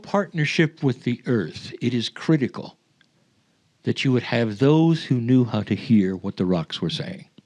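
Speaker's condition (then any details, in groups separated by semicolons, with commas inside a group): No condition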